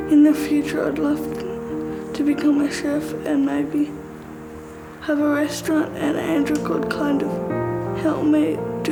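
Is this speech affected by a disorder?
Yes: cerebral palsy; very premature birth, affects movement and posture, mainly legs; three months after leg surgery, stands with assistance, physiotherapy.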